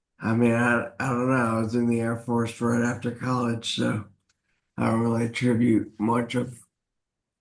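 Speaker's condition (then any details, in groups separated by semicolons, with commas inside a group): Traumatic brain injury; accident after combat flight; 8 years since injury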